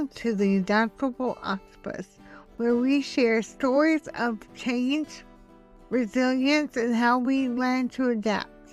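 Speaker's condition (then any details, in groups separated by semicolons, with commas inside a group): Hemiplegic cerebral palsy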